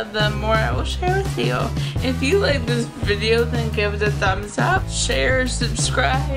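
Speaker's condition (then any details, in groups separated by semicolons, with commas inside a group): Cerebral palsy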